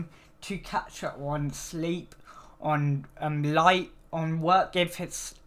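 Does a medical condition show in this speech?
Yes: cerebral palsy; needs frequent rest.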